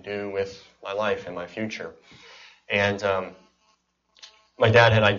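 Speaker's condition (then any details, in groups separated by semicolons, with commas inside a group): Cleft palate and cleft lip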